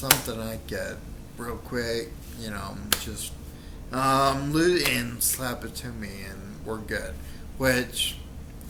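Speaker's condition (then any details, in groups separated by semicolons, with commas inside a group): Friedreich's ataxia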